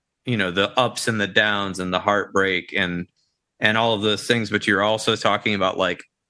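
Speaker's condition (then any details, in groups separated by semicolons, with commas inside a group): No condition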